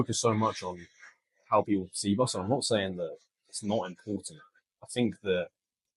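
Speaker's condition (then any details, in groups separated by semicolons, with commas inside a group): No condition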